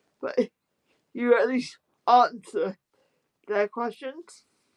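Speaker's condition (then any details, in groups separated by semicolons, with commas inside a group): Spastic quadriplegic cerebral palsy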